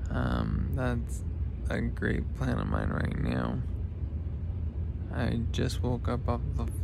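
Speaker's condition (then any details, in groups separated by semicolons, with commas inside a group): Traumatic brain injury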